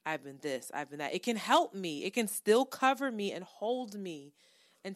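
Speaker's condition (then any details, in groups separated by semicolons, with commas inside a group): No condition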